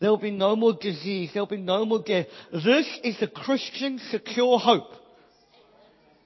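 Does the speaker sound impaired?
Yes: cleft palate, Pierre Robin syndrome.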